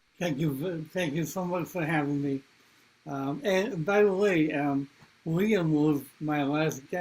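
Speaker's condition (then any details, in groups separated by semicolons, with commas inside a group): Cerebral palsy; from birth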